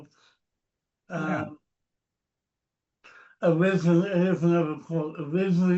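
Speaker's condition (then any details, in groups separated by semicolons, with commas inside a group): Cerebral palsy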